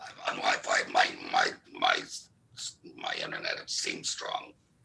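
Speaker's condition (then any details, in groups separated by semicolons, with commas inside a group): Laryngectomy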